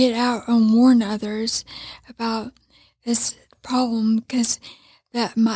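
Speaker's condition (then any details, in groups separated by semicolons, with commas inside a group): Traumatic brain injury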